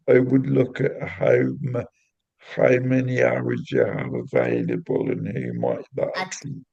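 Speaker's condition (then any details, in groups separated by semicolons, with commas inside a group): Cerebral palsy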